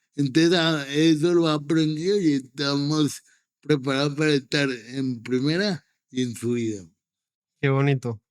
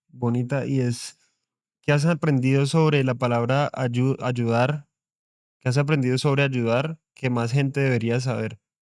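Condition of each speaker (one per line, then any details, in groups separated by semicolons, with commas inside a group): Cerebral palsy; present from birth, walks with difficulty
No condition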